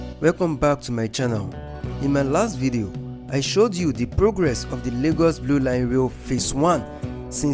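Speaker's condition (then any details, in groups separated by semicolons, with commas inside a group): No condition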